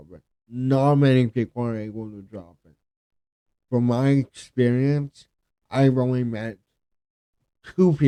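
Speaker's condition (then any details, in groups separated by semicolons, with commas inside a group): Cerebral palsy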